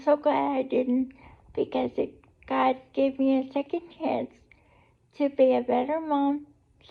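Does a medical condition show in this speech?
Yes: cerebral palsy; able to talk.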